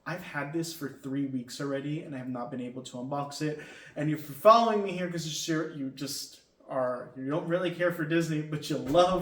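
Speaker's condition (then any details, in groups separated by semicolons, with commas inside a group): No condition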